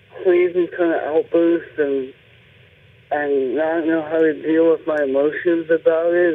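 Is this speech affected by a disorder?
Yes: cerebral palsy; left side affected.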